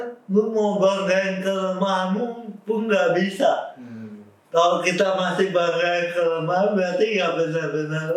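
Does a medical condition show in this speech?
Yes: cerebral palsy.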